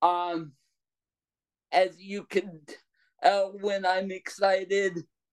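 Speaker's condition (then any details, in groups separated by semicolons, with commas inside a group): Cerebral palsy; present from birth, brain blood vessel burst acting like stroke, walker when little, power wheelchair since age five, completely non-ambulatory; trouble with breath control earlier in recording, needs to catch breath at times; breathing struggles some days affect speech, voice lags behind thoughts when excited or nervous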